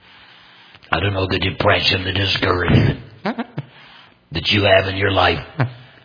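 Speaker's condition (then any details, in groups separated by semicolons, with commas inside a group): Total laryngectomy, complete laryngectomy, voice prosthesis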